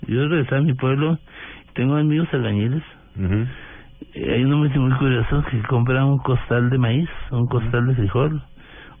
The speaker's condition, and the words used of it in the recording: Parkinson's disease. Que me vieran que, como tengo la voz ahora, que a veces me tiembla, a veces mm.